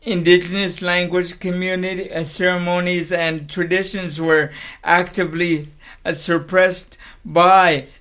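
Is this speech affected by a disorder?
Yes: cerebral palsy.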